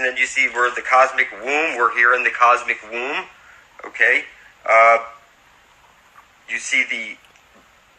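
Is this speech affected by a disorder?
No.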